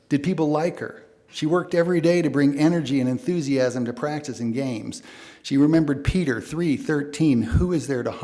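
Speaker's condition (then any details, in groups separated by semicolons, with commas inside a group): No condition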